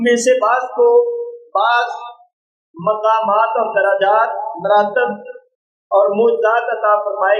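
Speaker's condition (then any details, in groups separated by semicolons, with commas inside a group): No condition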